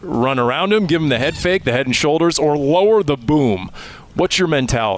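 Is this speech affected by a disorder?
No.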